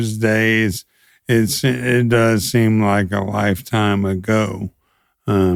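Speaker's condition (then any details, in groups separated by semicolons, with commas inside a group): ALS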